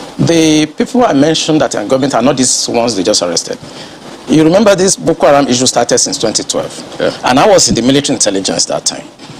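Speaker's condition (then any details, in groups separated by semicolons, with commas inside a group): No condition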